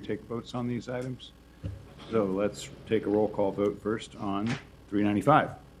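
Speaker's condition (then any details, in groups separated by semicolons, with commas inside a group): No condition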